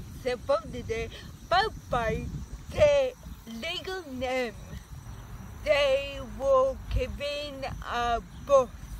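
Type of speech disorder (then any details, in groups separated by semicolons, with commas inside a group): Apraxia of speech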